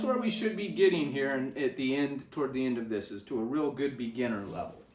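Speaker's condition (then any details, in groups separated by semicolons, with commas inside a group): No condition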